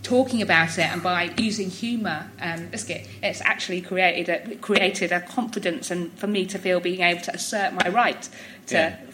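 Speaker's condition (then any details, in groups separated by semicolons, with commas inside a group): Tourette's; neurological, believed inherited, tics since about age 6, much less noticeable when younger, intensified early 20s; random phrases, occasional swearing tics, noises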